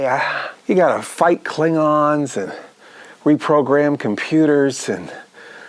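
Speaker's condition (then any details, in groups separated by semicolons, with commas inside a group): No condition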